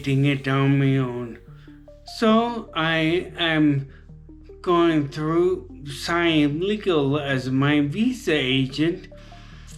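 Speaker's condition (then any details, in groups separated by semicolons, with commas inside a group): Traumatic brain injury; very debilitating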